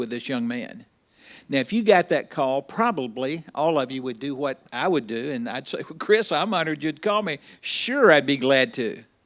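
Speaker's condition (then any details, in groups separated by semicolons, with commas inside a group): No condition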